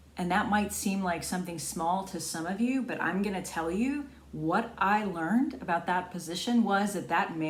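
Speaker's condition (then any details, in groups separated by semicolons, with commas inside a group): No condition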